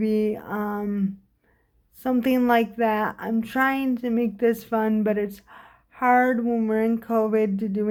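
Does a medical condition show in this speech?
Yes: cerebral palsy.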